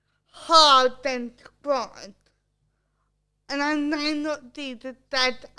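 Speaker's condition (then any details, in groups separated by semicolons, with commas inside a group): Cerebral palsy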